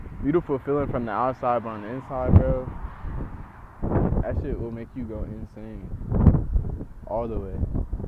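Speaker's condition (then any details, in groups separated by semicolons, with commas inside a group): No condition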